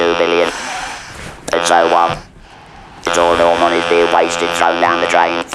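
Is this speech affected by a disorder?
Yes: laryngeal cancer with laryngectomy.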